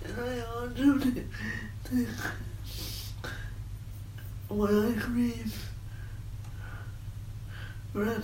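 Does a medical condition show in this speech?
Yes: cerebral palsy; uses wheelchair.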